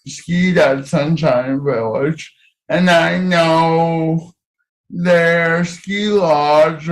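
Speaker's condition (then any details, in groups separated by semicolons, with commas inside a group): Cerebral palsy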